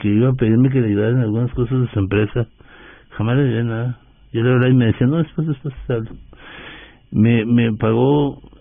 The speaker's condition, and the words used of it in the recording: Parkinson's disease. Como tengo la voz ahora que a veces me tiembla, a veces mm. se me entiende, a veces no se me entiende nada.